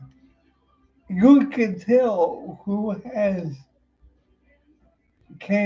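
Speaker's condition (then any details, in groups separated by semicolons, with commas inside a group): Cerebral palsy; uses wheelchair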